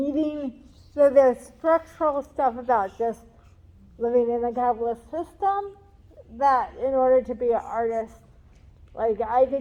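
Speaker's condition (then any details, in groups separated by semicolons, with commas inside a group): Cerebral palsy; talks differently than others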